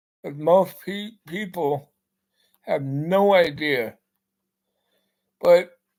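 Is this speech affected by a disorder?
Yes: Parkinson's; speech impediment.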